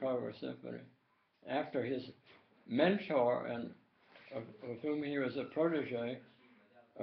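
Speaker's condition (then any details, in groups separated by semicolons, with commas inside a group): Tongue cancer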